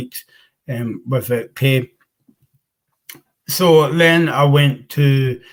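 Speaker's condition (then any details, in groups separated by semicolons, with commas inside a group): Cerebral palsy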